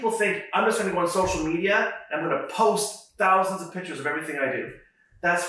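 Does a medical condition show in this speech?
No.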